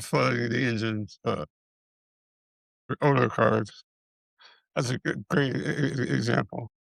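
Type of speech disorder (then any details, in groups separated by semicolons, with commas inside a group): Dysarthria; multiple system atrophy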